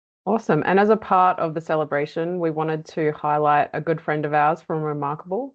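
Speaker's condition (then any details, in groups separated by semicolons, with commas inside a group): No condition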